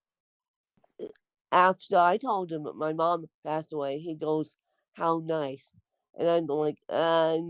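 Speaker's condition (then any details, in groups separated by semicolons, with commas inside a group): Cerebral palsy, mixed, moderate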